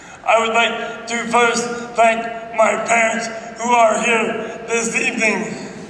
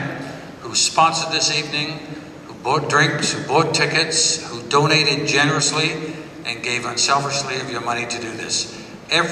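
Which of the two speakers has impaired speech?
The first: traumatic brain injury; motor vehicle accident, coma, hyperbaric oxygen therapy; over 6 years since injury, ongoing speech and walking rehab; speechless after coma, regained with speech therapy, still improving.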